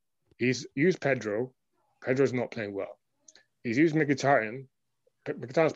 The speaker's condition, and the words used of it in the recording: No condition.